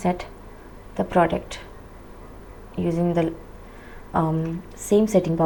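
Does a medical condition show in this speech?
No.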